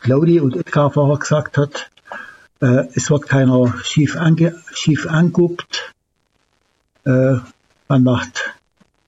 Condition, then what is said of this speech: Stuttering. Und in der Gruppe einfach, da vergisst man einfach, dass man stottert.